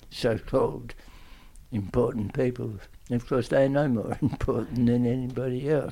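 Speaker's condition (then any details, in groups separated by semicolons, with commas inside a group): Tongue cancer; aggressive tongue cancer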